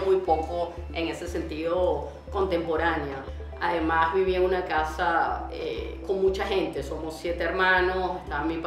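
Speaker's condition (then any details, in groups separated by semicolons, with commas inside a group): No condition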